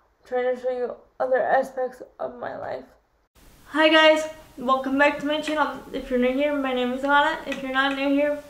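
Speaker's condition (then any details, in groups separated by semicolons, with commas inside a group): Cerebral palsy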